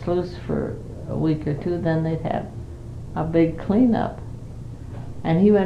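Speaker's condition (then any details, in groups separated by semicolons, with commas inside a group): Parkinson's disease; cannot live alone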